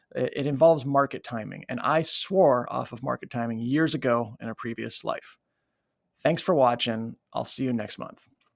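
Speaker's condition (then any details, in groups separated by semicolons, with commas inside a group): No condition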